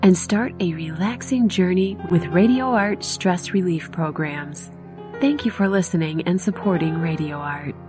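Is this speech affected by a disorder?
No.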